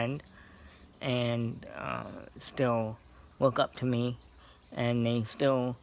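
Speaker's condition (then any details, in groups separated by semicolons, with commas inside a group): Cerebral palsy; scoliosis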